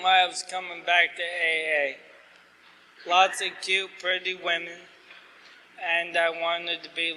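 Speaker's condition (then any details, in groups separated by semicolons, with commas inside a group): ALS; asked to talk slower, clearer, losing voice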